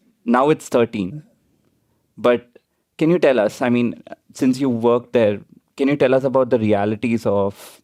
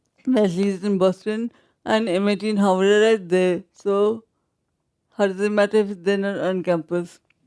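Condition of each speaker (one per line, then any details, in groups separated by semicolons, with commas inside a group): No condition
Traumatic brain injury; severe, motorcycle accident; long past acute phase, still in therapy, gradually improving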